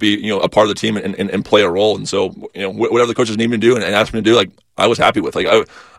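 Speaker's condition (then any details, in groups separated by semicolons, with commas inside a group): Stutter; magnified on mission while learning and speaking Spanish; repeated sounds, repeated words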